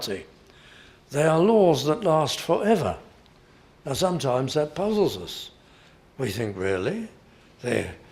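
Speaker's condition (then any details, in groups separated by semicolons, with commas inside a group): No condition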